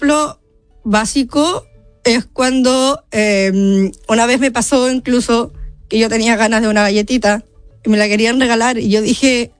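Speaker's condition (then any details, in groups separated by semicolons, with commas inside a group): Down syndrome; present from birth, mother told of diagnosis before birth; 30 years old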